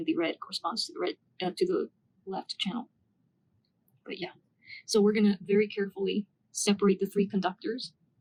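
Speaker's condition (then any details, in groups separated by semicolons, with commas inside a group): No condition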